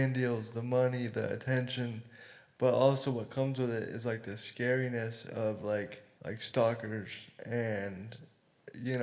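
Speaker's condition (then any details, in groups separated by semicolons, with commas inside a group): Cerebral palsy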